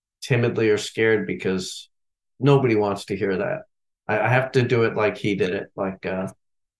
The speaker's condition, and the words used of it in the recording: None; typical speech.